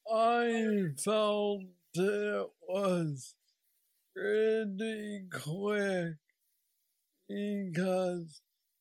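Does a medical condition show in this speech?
Yes: Parkinson's disease; young onset at 35, neurostimulator brain implant after 2 years, works like brain pacemaker.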